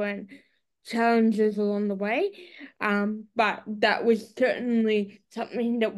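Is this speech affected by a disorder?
Yes: cerebral palsy.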